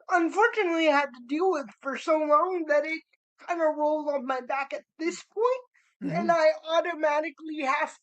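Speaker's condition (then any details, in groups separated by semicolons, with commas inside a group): Cerebral palsy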